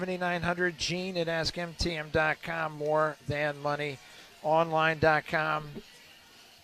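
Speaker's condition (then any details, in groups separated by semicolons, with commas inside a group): No condition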